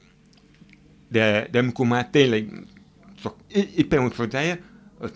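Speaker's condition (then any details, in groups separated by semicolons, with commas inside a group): Hearing impairment; hard of hearing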